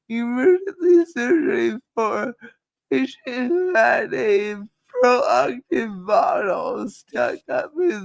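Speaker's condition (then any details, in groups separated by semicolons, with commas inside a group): Cerebral palsy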